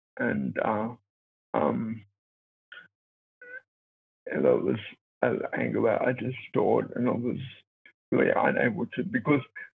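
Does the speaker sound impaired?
Yes: cerebral palsy; born two months premature.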